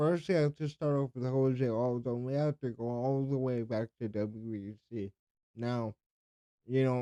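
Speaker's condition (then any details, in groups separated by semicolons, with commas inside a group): Cerebral palsy; speech affected by cerebral palsy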